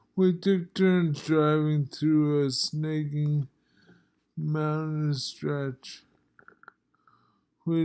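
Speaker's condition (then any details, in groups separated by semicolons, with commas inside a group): Multiple sclerosis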